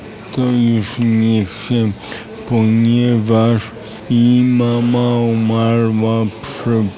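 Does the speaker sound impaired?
Yes: aphasia; acquired after accident, severe brain injury, prolonged unconsciousness, 1% survival odds, whole body paralysed after waking; no speech for about five years after regaining consciousness.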